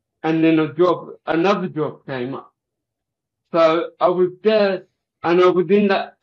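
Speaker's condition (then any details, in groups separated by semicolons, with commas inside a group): Cerebral palsy; from birth, legs only, multiple hamstring and foot surgeries; wheelchair user, walks indoors with aid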